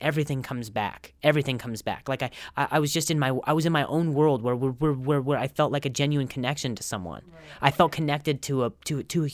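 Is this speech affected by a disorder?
Yes: stutter; speech coaches, practices control before shows; much improved, still stutters; very severe at first, hit himself in frustration; here repeated sounds, repeated words, prolonged sounds.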